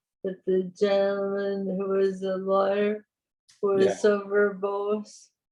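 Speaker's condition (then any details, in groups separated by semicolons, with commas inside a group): Parkinson's; voice weaker than before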